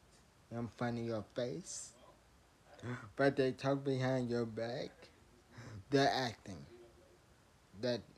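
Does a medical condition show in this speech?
Yes: traumatic brain injury.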